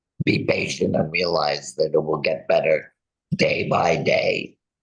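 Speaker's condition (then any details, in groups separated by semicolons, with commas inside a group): Laryngectomy; two and a half years since surgery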